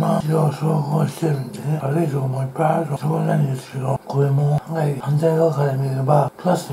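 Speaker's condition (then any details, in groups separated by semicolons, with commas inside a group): Tongue cancer, partial glossectomy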